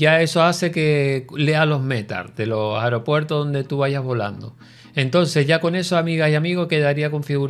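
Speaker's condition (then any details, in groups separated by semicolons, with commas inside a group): No condition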